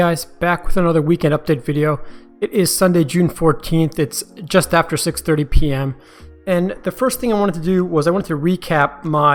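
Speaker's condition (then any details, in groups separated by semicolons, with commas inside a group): No condition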